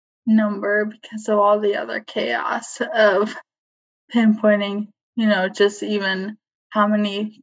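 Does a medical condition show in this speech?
Yes: ALS, limb onset; diagnosed at age 25, onset in arms and legs, not bulbar onset; voice tires and gets close to being lost while talking.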